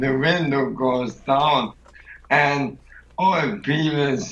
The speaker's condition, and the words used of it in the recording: ALS (motor neuron disease). And also about my voice, and you need muscle for the voice too.